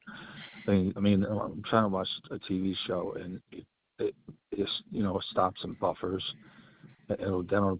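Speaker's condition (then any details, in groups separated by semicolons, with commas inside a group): Stuttering; uses CaptionCall captioned telephone at home; speech impediment, declines phone service because of stutter; repeated sounds, blocks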